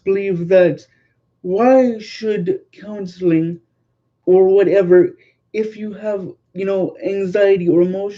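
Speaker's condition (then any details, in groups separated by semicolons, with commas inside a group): Cerebral palsy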